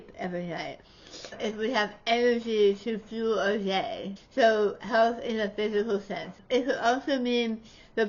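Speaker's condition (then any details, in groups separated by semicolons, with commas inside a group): Tongue cancer surgery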